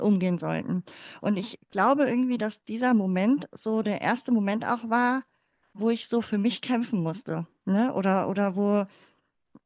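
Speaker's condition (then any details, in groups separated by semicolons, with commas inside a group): Cleft palate; congenital, born in former GDR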